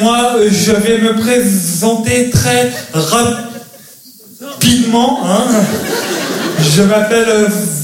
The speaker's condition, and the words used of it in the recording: Stuttering. Il est dur à dire. Hein. Alors pour les auditeurs, je vais recommencer.